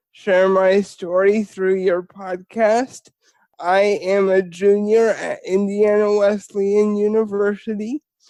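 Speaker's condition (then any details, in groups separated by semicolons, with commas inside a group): Spastic cerebral palsy; spastic form, quadriplegia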